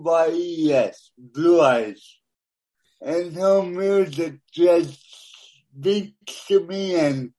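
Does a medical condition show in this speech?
Yes: cerebral palsy; lack of oxygen to brain, born premature, born deaf, no dexterity, types about 10 words a minute; noticeable speech impediment, Siri and speech recognition software cannot understand words, phone listeners hang up.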